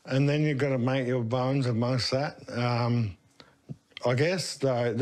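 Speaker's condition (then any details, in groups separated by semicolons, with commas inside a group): Motor neurone disease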